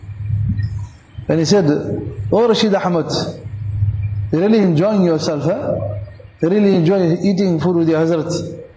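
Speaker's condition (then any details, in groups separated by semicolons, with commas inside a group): No condition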